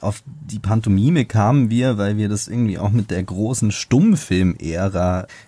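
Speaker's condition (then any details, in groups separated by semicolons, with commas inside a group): No condition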